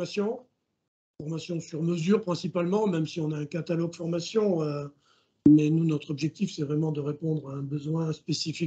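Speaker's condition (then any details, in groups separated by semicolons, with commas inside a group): No condition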